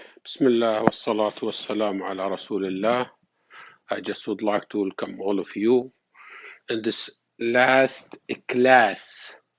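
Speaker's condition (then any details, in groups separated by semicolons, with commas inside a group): No condition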